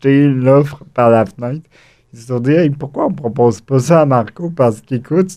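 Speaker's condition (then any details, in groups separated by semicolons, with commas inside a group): Cerebral palsy; acquired, wheelchair user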